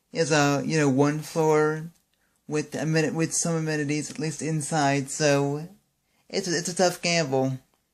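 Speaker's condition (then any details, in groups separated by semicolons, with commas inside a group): Cerebral palsy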